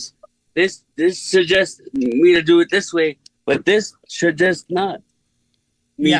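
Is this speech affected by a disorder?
Yes: cerebral palsy; speech unaffected.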